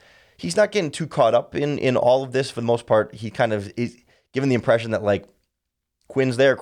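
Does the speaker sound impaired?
No.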